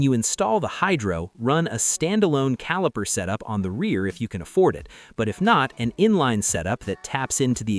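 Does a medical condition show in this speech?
No.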